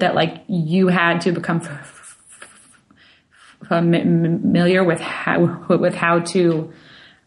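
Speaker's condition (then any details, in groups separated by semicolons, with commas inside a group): Stuttering; intensive program, desensitization, open clean stuttering, dropped vocal flow management, fluency shaping, breathing techniques; uses pausing and rate control, which help reduce stuttering; stuttering still present; repeated sounds, repeated words, prolonged sounds, blocks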